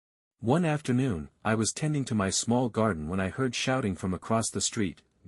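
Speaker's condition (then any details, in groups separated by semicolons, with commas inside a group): No condition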